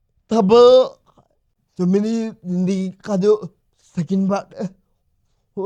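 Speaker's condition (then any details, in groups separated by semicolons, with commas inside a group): Cerebral palsy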